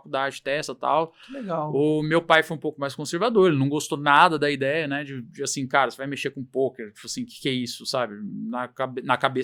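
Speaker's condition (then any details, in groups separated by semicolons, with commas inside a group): No condition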